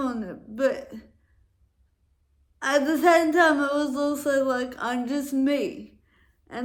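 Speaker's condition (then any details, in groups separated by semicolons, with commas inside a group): Cerebral palsy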